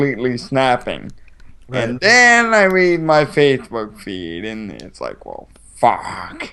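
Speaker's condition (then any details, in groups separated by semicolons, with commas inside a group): Cerebral palsy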